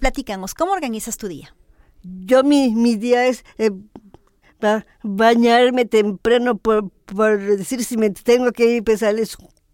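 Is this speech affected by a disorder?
Yes: Down syndrome; adult woman.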